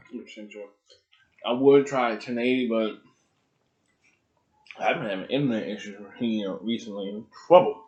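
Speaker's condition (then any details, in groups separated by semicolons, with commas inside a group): No condition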